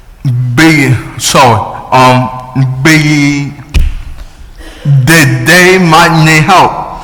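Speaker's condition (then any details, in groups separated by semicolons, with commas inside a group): Cerebral palsy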